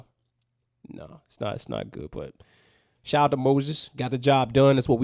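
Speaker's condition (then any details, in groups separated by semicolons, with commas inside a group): No condition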